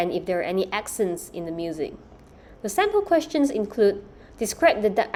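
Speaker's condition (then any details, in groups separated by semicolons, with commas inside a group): No condition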